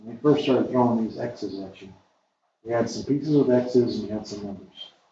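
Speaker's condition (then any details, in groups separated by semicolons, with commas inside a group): No condition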